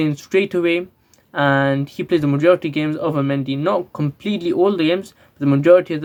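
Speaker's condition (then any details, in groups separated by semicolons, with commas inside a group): No condition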